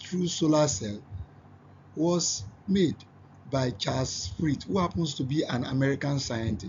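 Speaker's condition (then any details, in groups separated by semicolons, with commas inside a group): No condition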